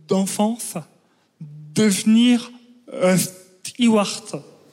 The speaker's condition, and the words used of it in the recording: Stuttering. Je suis bègue. Mais je suis un homme comme les autres, en fait.